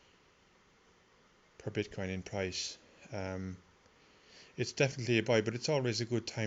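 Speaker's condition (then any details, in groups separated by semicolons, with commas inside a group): No condition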